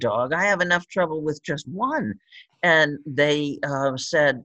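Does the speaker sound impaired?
No.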